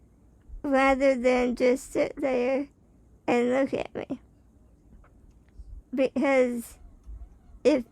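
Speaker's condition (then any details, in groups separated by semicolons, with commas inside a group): Spinal muscular atrophy type 2; able to speak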